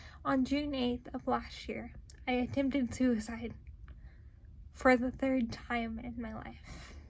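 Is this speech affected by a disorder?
Yes: cerebral palsy, spastic.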